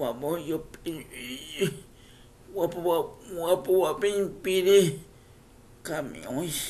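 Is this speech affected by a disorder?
Yes: cerebral palsy; from birth; speech affected by condition.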